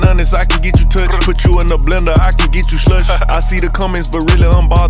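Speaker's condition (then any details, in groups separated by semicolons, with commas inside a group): No condition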